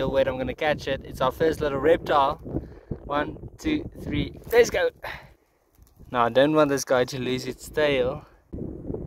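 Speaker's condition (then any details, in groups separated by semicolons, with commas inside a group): No condition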